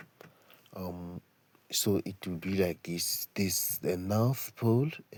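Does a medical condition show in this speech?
No.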